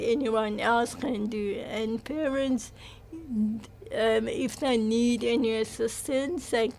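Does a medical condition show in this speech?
Yes: cerebral palsy; present from birth, caused by lack of oxygen to brain; others asked if drunk or why speech sounded funny.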